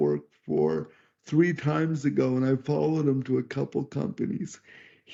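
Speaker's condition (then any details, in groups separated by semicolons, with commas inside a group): Cerebral palsy; could not talk until age 12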